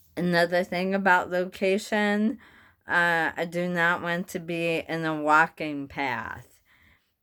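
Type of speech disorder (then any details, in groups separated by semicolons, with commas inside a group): Bulbar dysarthria; bulbar onset ALS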